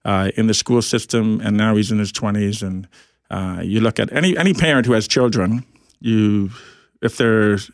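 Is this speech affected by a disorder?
Yes: profound hearing loss; orally deaf, relies on lip reading.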